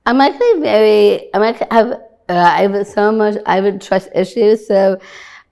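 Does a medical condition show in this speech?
Yes: Down syndrome.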